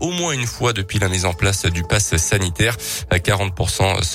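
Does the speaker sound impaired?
No.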